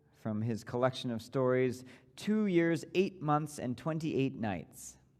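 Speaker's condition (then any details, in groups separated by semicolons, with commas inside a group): No condition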